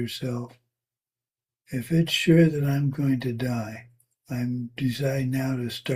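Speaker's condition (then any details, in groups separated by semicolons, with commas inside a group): Parkinson's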